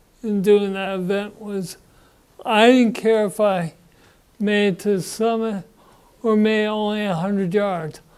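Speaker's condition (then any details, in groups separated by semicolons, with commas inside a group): Parkinson's disease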